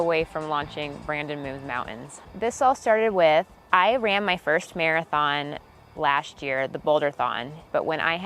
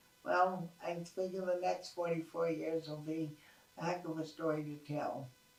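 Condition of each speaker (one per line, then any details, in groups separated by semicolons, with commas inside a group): No condition
Cerebral palsy; achilles tendon lengthening, corrective surgeries last year; recovering from surgeries, wheelchair racing; poor swallowing in childhood, speech was not expected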